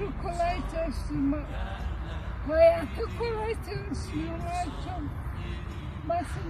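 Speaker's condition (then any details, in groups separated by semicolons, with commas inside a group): Friedreich's ataxia; needs helper to bathe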